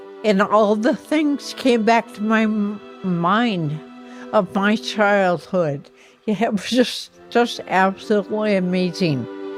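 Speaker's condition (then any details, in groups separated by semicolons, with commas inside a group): Ataxia; speaking problems over last couple of years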